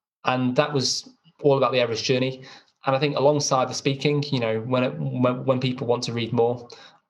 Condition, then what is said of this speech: Stuttering. And the weird thing is I've had a stammer ever since I've been able to speak, which as a professional speaker is kind of unusual.